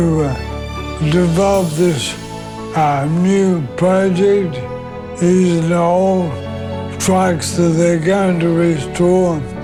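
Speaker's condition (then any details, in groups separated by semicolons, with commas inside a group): Motor neurone disease; affects voice, breathing and hands; voice fatigue, early sign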